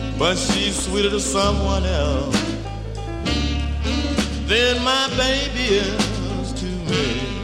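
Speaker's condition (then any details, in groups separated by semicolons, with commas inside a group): No condition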